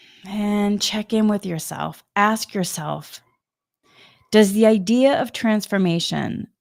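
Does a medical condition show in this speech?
No.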